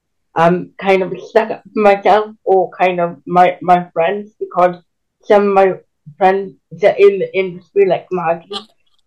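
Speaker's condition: Cerebral palsy; can walk but with limits

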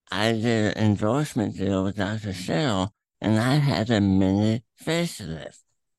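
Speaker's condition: Throat cancer, tumor through tongue, attached to epiglottis; still talks at length

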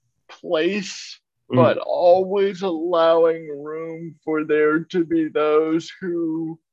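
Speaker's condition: Cerebral palsy; uses a wheelchair, moves at a slow pace

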